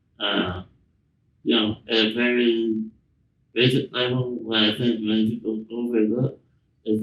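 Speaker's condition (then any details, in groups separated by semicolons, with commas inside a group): Spinal muscular atrophy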